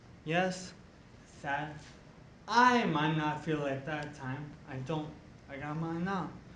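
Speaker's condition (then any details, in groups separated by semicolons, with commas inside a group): Traumatic brain injury; ataxia affecting balance, past powered wheelchair use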